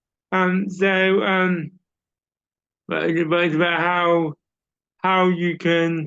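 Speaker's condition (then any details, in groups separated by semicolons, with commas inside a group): Cerebral palsy; audible speech impairment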